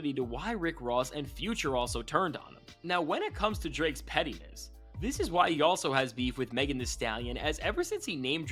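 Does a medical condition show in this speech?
No.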